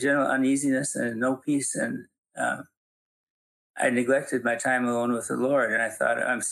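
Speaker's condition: Parkinson's; still teaching and speaking publicly

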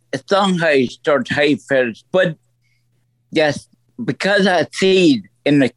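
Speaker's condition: Stroke; voice altered since stroke, lasting effect

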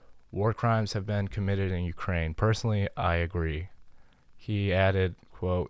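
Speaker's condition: No condition

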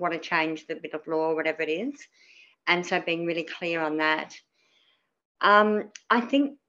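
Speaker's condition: Cleft palate; spoke differently as child, lots of childhood speech therapy, c for communication skills in primary school

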